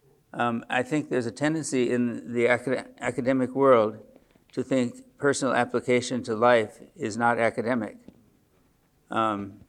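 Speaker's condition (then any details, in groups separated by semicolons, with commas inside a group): Parkinson's disease; age 74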